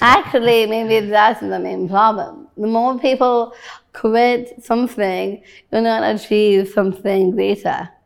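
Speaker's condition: Down syndrome

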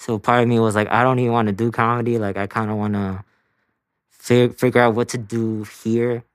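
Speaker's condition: Stutter; kept from trying comedy earlier; largely controlled per host; host notes no stuttering while recording, though word and phrase repetitions appear; repeated sounds

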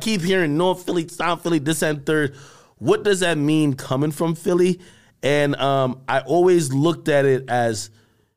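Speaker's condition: No condition

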